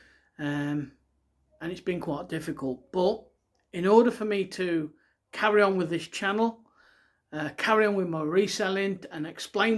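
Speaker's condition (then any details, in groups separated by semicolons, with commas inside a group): No condition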